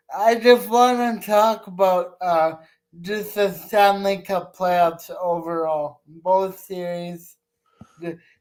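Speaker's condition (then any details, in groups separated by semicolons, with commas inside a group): Cerebral palsy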